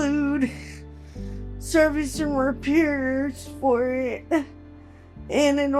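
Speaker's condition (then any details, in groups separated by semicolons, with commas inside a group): Cerebral palsy, quadriplegic; able to speak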